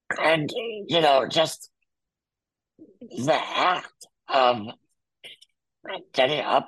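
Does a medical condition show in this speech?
Yes: muscular dystrophy; wheelchair user.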